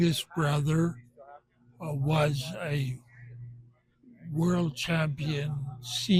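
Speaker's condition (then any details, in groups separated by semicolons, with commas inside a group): Benign essential tremor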